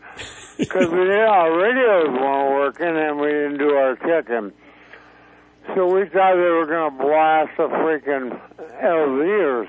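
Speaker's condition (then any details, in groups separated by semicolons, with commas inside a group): Stroke; about two years since stroke; not good verbally, avoids phone calls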